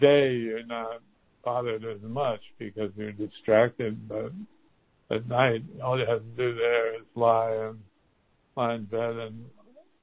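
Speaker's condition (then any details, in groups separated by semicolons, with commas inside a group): Parkinson's; infusions finished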